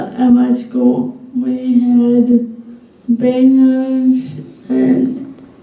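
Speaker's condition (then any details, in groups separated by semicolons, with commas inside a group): Cerebral palsy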